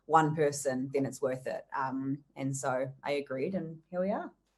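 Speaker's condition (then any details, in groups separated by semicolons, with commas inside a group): No condition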